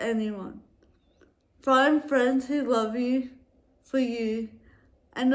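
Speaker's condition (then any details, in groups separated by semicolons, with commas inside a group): Cerebral palsy; affects walking and speech, dribbling, falls; childhood speech therapy, speaking takes concentration, mostly speaks well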